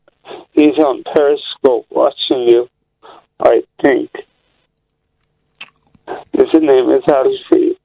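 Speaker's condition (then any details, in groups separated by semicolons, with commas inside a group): Slurred speech, mild; slightly slurred speech, understandable, communicating well, well-paced conversation per host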